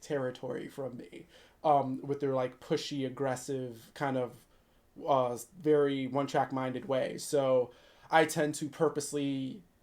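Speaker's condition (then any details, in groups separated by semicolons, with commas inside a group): No condition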